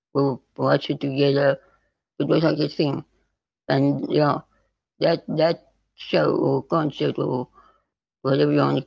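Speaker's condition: Spinal muscular atrophy type 2; neuromuscular

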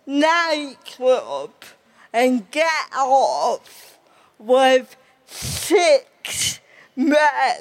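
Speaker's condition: Cerebral palsy; slow speech

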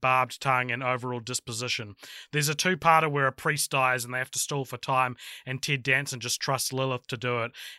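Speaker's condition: No condition

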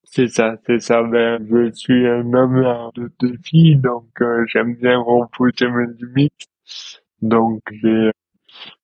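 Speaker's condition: Dystonia; present since birth

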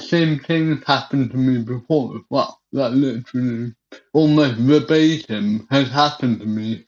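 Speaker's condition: Cerebral palsy; wheelchair

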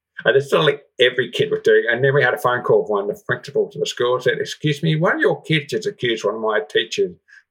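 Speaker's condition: Profound deafness, congenital, severe profound hearing loss; relearned speech sounds after implant with NDIS-funded speech therapist specialised in hearing loss

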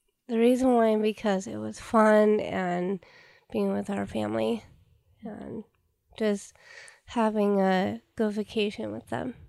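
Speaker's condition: Down syndrome; known since infancy

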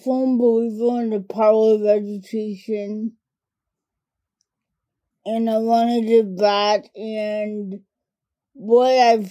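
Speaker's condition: Cerebral palsy; speech primarily affected

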